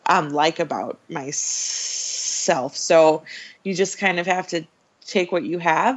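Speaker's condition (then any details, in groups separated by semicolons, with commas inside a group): Stuttering; covert stuttering until about age 30, intensive program at American Institute for Stuttering in New York; stutters openly, including when introducing self, stutters on daughter's name Violet; prolonged sounds, blocks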